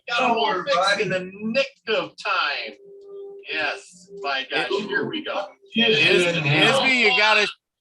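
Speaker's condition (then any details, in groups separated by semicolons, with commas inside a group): No condition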